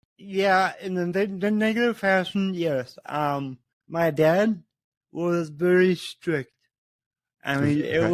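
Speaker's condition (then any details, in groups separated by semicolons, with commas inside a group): Cerebral palsy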